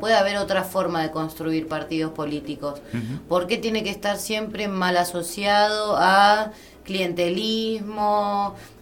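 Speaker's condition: No condition

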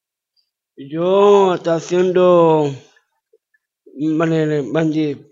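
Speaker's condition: Down syndrome; congenital

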